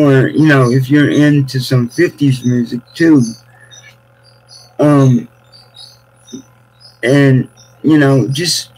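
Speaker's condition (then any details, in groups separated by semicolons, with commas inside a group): Cerebral palsy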